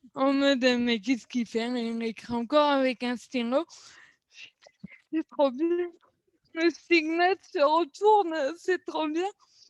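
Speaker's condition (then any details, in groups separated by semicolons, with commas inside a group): Cerebral palsy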